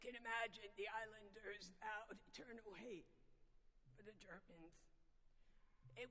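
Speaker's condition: Vocal dysphonia; has taken away ability to sing

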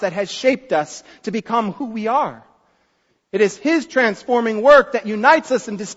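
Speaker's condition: No condition

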